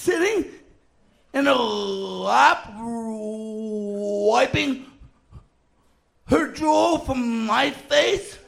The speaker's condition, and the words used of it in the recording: Stuttering. He didn't even stutter during that part.